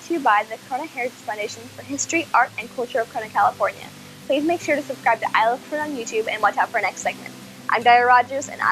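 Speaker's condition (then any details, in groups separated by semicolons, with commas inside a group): No condition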